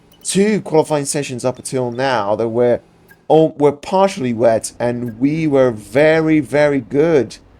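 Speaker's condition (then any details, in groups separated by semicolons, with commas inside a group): No condition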